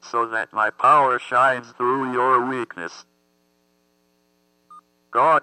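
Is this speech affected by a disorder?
Yes: athetoid cerebral palsy; couldn't express self first 6 years, family couldn't understand, speech therapist Judy, communication box.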